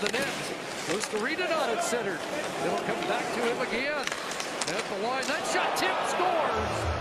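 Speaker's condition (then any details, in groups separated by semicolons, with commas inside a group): No condition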